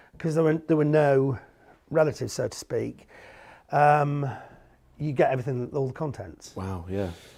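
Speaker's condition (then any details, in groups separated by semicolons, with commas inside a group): No condition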